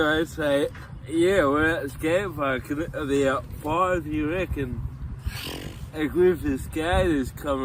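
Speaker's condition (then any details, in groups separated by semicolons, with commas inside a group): Cerebral palsy; from birth, tight muscles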